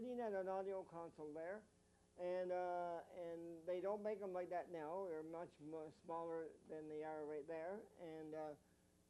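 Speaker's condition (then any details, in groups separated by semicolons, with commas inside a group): Mild cerebral palsy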